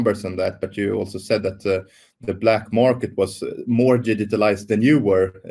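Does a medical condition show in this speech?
No.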